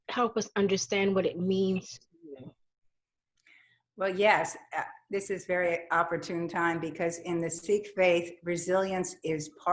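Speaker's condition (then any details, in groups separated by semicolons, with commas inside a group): No condition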